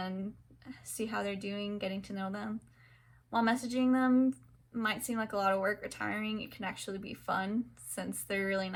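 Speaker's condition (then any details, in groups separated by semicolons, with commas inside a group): No condition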